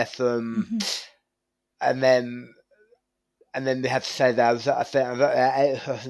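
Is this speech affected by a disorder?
Yes: tongue cancer surgery.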